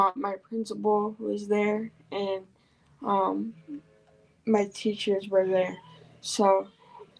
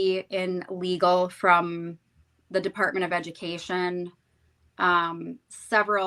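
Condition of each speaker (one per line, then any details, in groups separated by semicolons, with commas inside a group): Cerebral palsy; from birth, wheelchair user; 14 years old
No condition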